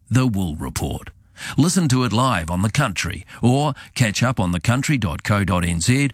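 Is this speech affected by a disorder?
No.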